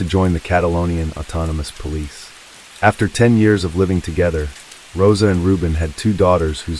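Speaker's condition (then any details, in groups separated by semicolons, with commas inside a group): No condition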